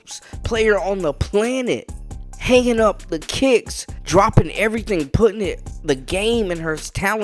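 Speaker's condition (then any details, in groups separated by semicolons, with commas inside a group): No condition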